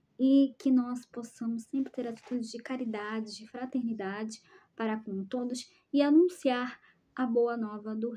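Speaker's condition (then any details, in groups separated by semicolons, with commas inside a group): No condition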